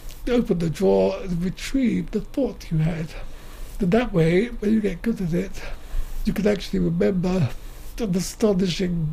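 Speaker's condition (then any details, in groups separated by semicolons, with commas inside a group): Motor neuron disease; still able to speak, lack of breath, swallowing easily goes the wrong way, phlegm in throat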